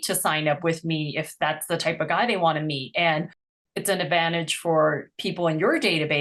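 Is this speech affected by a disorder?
No.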